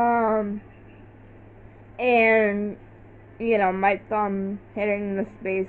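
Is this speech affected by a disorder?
Yes: cerebral palsy.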